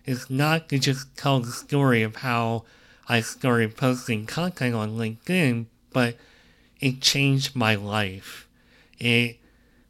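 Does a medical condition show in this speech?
Yes: cleft lip and palate; congenital cleft lip and palate, present since birth.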